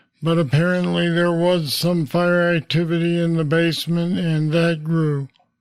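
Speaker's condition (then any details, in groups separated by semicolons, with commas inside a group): Parkinson's disease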